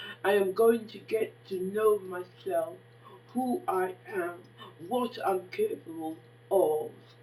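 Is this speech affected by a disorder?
Yes: facial palsy; can barely hear own speech.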